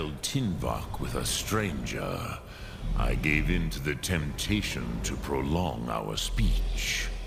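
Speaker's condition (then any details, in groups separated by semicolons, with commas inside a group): No condition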